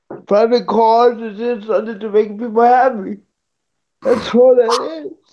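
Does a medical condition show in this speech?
Yes: cerebral palsy.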